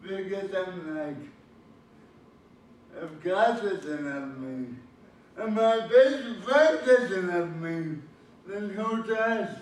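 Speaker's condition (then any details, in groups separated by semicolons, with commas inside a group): Cerebral palsy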